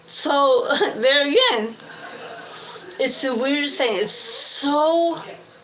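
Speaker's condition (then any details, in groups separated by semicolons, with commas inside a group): Cerebral palsy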